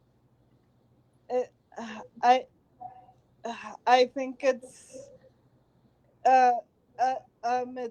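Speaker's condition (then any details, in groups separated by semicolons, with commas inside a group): Cerebral palsy; since birth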